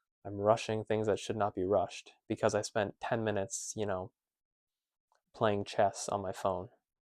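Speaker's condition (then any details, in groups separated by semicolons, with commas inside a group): No condition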